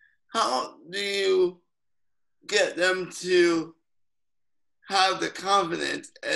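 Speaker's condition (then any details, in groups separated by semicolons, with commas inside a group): Cerebral palsy; lifelong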